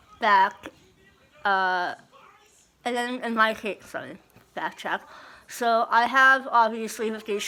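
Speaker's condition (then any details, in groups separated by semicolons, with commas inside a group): Moebius syndrome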